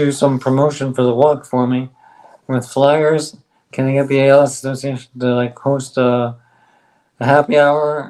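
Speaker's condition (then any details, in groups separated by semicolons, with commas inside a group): ALS; on drug, stronger bite, speaks better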